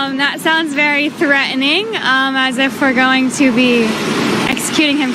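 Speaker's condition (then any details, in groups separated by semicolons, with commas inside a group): No condition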